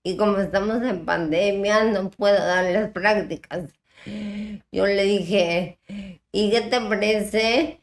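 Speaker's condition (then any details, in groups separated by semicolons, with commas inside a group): Ataxia type 1; speaking and pronunciation problems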